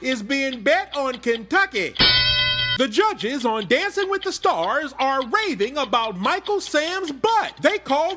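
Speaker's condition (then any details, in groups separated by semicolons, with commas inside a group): No condition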